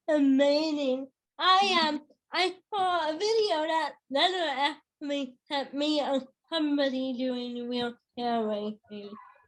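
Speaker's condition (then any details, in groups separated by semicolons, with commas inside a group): Cerebral palsy, spastic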